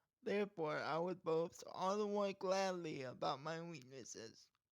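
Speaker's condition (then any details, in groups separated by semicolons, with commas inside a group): Cerebral palsy; speech problem from condition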